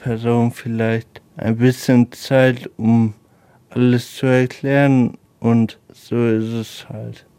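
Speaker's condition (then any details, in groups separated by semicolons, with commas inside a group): Friedreich's ataxia; rare incurable nerve disease, affects balance, motor skills and heart, onset at age 12; uses wheelchair, 25 years old, about 13 years since onset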